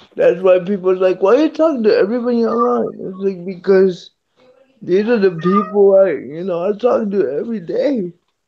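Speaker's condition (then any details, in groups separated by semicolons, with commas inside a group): Cerebral palsy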